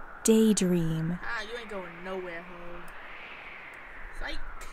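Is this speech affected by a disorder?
No.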